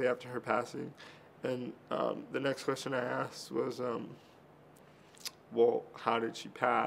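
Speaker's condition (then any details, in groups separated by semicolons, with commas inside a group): Cerebral palsy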